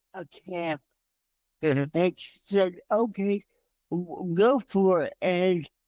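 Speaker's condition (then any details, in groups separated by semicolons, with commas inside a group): Cerebral palsy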